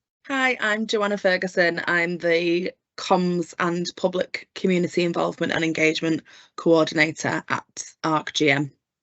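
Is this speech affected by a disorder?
No.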